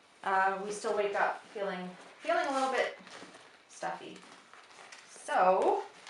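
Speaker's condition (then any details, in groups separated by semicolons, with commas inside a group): No condition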